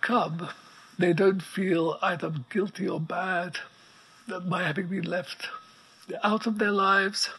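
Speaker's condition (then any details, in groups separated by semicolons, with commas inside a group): ALS; voice very weak, needs amplifier, breathing apparatus audible in background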